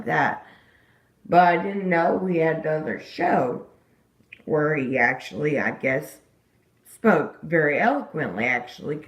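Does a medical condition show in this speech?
Yes: disability causing slurred speech.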